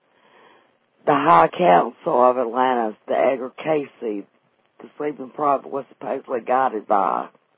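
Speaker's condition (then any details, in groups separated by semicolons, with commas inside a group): Vocal cord paralysis after stroke, unilateral vocal fold paralysis; familial stroke at age 35, one vocal cord paralyzed, wheelchair user, left hand slightly impaired; can no longer sing since vocal cord paralysis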